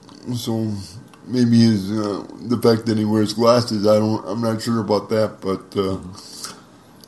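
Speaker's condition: Spastic cerebral palsy; uses wheelchair

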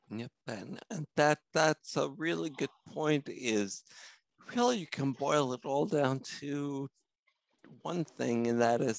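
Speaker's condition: Spinocerebellar ataxia; symptoms for over 40 years

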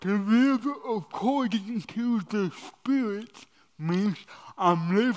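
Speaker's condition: Cerebral palsy

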